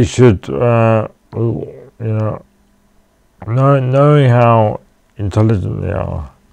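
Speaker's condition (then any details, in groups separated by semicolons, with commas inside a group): Cerebral palsy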